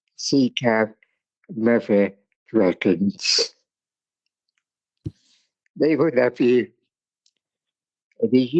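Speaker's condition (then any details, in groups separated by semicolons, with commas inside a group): Cerebral palsy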